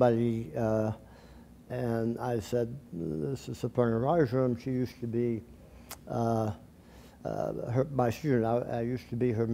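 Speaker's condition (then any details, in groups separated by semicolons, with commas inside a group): Tongue cancer surgery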